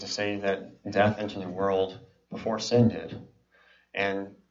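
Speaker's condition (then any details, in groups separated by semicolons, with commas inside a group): Cleft palate and cleft lip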